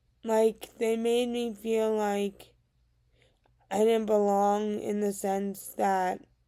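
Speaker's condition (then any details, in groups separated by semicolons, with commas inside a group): Cerebral palsy; diagnosed around age 2 or 3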